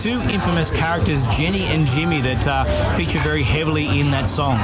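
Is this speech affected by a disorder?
No.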